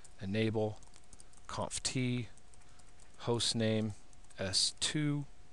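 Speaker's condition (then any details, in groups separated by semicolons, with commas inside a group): No condition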